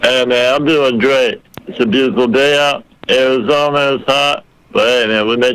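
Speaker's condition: Muscular dystrophy, a rare form

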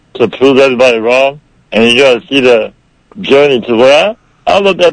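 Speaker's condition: Muscular dystrophy, rare form

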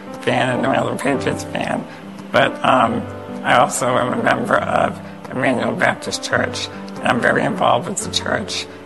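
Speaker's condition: Spinal muscular atrophy; congenital, progressive muscle weakness, bedbound since early 20s, no hand movement, older brother Bernie also affected; relies on voice for everything, uses voice recognition computer system

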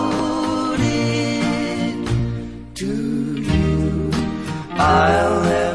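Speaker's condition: No condition

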